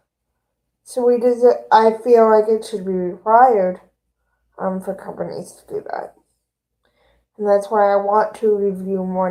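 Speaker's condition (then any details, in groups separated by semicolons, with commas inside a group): Cerebral palsy; both hands affected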